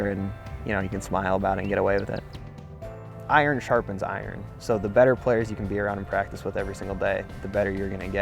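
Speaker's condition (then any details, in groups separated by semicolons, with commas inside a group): No condition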